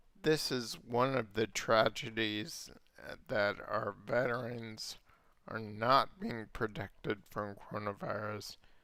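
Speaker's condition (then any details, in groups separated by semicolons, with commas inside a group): Multiple sclerosis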